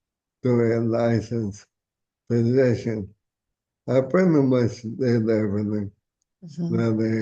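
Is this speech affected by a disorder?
Yes: ALS.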